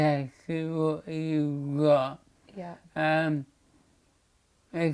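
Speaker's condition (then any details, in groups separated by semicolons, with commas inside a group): Motor neurone disease; slurred speech first sign, speech significantly worse recently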